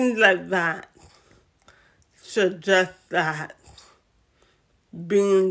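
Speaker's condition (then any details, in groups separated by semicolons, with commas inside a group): Cerebral palsy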